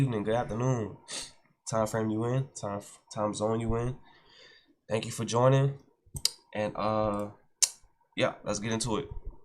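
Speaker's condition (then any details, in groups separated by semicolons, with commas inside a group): No condition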